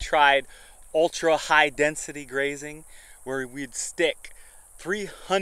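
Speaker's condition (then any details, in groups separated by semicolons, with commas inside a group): No condition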